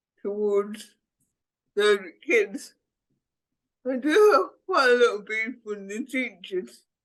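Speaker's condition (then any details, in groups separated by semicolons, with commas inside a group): Cerebral palsy; speech impediment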